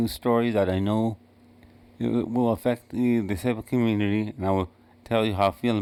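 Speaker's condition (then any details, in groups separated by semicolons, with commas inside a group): Cerebral palsy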